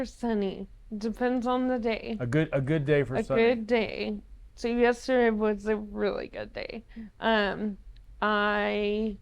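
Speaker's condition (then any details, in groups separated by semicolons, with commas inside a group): ALS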